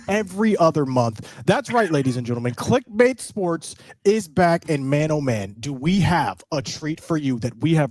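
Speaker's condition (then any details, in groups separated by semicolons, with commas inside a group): No condition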